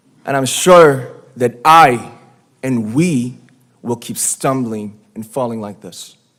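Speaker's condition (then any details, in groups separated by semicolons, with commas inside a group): No condition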